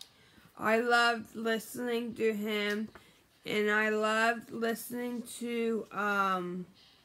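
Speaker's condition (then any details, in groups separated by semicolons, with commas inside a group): Brain injury; memory problems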